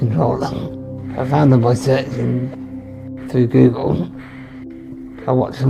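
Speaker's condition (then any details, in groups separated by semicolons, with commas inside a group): Duchenne muscular dystrophy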